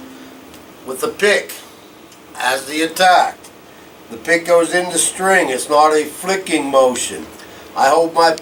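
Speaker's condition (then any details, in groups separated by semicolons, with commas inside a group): No condition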